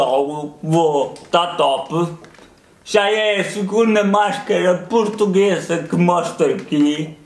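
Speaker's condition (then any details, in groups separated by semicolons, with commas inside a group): Cerebral palsy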